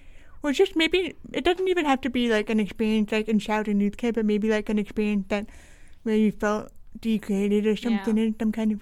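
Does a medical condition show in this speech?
Yes: deaf with cochlear implant, congenital; deaf since birth.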